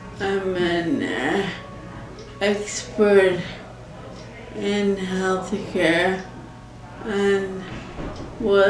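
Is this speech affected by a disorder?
Yes: ALS; onset about a year ago, long-term nursing care; speech much declined, pronounced uncontrollable crying.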